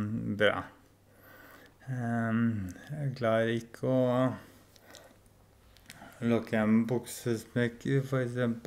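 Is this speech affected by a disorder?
Yes: ALS.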